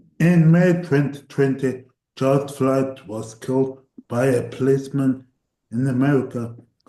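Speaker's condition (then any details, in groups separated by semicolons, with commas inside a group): Cerebral palsy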